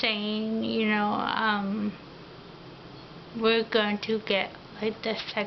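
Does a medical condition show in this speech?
Yes: ataxia.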